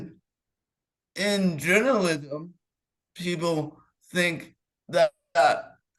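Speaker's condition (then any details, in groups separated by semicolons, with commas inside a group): Cerebral palsy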